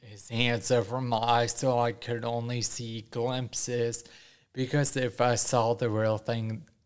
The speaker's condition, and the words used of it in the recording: Ataxia. And now, I mean, I know you think that you have a slight speech impediment.